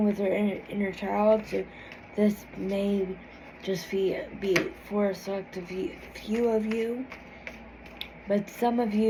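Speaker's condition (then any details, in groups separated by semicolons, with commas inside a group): Cerebral palsy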